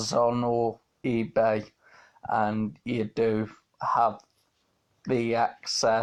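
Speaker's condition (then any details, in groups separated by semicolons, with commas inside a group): Multiple sclerosis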